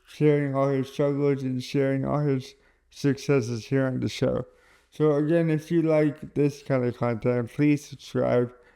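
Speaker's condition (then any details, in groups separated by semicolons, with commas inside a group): Cerebral palsy; caused by stroke at birth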